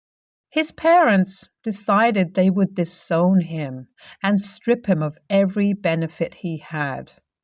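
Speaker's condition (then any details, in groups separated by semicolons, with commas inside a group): No condition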